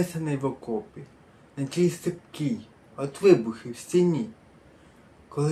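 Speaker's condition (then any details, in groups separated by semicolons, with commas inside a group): Cerebral palsy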